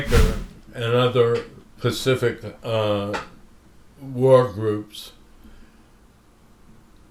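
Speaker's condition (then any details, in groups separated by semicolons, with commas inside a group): Parkinson's disease; visible shaking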